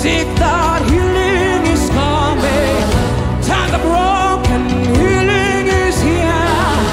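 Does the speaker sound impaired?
No.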